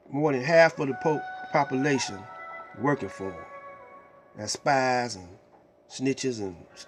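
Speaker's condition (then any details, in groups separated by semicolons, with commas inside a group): No condition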